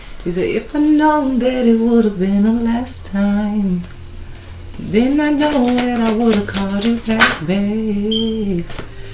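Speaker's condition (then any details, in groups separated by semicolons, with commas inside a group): No condition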